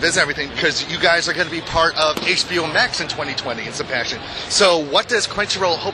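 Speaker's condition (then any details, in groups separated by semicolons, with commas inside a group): No condition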